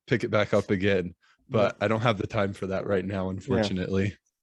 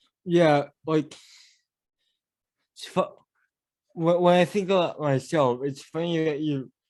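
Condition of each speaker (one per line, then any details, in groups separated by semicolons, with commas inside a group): No condition
Cerebral palsy; caused by birth trauma, spinal damage; mild; mild speech impediment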